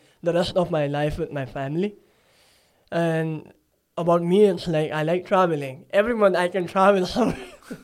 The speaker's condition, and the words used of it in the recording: Cleft palate. Like, I talk from my nasal cavity.